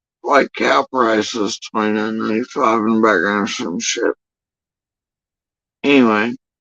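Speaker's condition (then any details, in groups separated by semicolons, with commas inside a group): Facial paralysis after surgery; tongue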